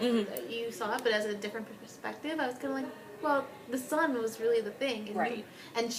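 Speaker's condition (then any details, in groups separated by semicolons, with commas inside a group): No condition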